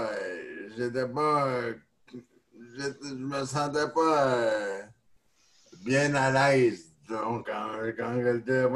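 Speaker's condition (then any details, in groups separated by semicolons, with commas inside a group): Neonatal cerebral palsy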